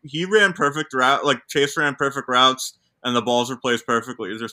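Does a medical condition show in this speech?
No.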